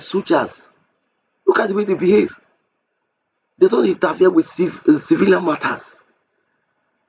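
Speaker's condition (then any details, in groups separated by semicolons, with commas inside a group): No condition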